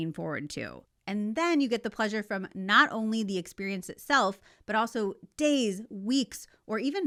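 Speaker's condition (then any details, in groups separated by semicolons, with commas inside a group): No condition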